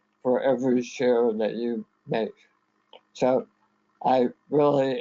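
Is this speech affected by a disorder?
Yes: head and neck cancer.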